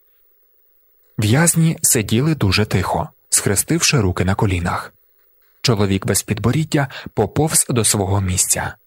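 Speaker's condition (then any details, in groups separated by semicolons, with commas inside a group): No condition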